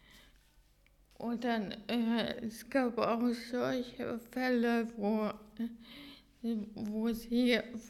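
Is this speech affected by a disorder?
Yes: ataxia; hereditary ataxia, nerve disease, 100% disability status assessed last year; pronounced, several years since onset, weekly speech, occupational and physiotherapy, rehab clinic exercises; limited speech ability, communication impaired.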